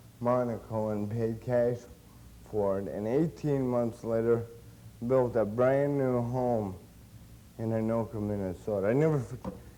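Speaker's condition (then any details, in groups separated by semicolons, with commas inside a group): Cerebral palsy; since birth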